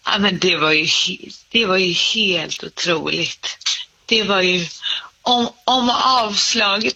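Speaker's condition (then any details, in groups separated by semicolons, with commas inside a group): Cerebral palsy; speech slightly affected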